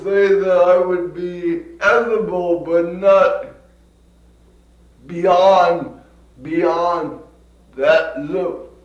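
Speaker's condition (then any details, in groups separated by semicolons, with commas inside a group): Cerebral palsy; from birth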